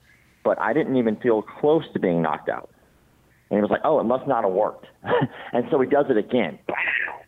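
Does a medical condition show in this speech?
Yes: cleft palate; congenital.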